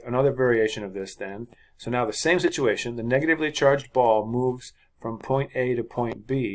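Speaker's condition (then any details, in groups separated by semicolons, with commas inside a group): No condition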